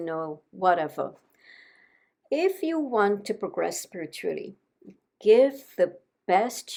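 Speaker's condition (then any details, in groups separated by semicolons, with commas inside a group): No condition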